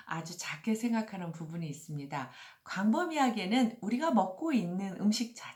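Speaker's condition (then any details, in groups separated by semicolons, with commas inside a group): No condition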